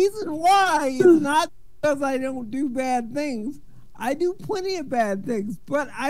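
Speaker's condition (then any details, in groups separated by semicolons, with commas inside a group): Cerebral palsy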